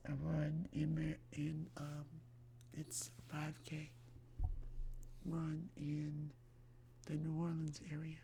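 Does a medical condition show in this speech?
Yes: myasthenia gravis; slurred speech before diagnosis, severe breathing difficulty.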